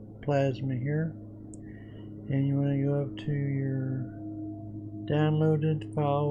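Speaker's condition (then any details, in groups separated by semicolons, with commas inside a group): Parkinson's disease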